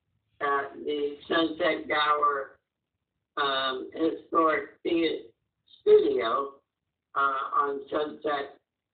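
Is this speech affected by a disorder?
Yes: muscular dystrophy; uses power wheelchair for independence.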